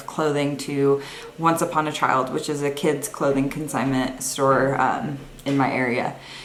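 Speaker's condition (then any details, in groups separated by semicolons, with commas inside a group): No condition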